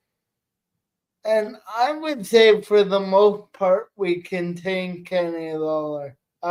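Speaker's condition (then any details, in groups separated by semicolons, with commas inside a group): Cerebral palsy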